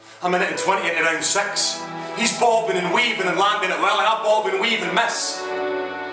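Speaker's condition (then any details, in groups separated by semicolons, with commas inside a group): No condition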